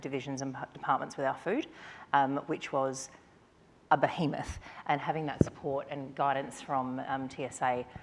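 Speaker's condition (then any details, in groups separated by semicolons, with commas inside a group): No condition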